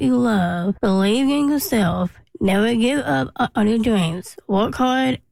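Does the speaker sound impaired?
Yes: Down syndrome.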